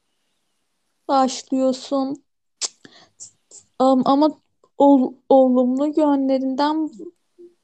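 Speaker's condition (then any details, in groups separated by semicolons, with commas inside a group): Stuttering; consulted a professor about own stuttering five years ago; stutters normally, much more at work and when anxious, very little when alone and relaxed; repeated sounds, blocks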